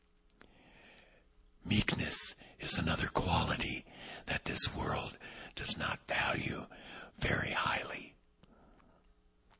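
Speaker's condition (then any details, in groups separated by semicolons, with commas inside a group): Vocal cord paralysis, unilateral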